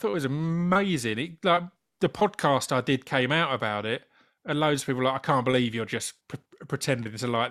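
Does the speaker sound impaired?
Yes: stammer; well controlled, hidden through years of stage performing in music; stammers on certain words, especially initial w, extra line preparation usually prevents stammering; here repeated sounds, prolonged sounds.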